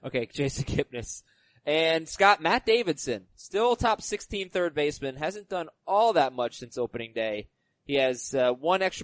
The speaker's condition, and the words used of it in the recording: No condition.